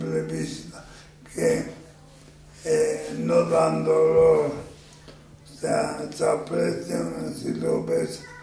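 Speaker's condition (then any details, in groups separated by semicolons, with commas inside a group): Amyotrophic lateral sclerosis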